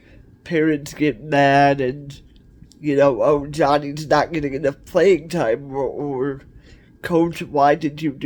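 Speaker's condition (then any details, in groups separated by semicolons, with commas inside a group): Cerebral palsy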